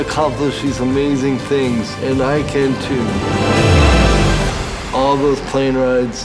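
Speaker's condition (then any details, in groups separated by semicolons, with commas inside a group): Cerebral palsy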